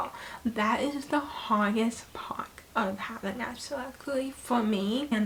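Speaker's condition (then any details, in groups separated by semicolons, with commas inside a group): Hemiplegic cerebral palsy; right hemiplegia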